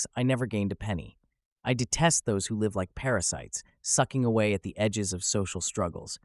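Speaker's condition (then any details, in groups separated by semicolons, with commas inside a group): No condition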